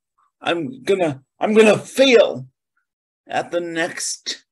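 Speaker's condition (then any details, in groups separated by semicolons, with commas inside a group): Cerebral palsy; very spastic presentation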